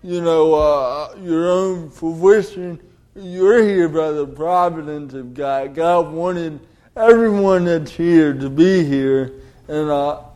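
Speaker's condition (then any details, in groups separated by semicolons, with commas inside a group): Cerebral palsy; delayed development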